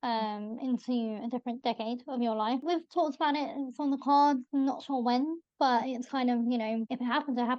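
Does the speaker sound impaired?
Yes: bilateral cleft lip and palate; possibly needs more pitch or volume to be heard, voice called weird in childhood.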